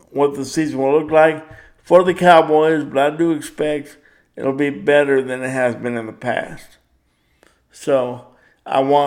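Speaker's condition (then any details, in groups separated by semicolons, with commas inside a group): Cerebral palsy; power wheelchair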